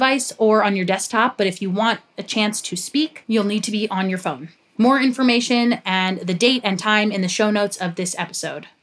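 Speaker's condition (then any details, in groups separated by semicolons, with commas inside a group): No condition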